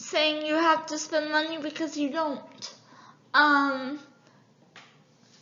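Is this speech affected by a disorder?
Yes: cerebral palsy.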